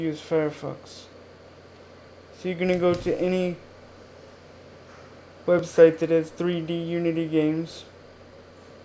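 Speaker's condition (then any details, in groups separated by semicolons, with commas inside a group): Cerebral palsy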